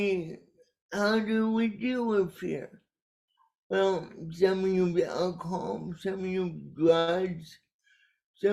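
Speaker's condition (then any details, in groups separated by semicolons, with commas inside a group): Cerebral palsy; caused by brainstem aneurysm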